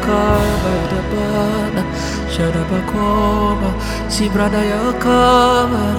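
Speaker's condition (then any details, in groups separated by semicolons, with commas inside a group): No condition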